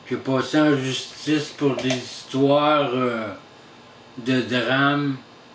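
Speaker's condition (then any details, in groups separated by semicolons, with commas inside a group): Traumatic brain injury; surgery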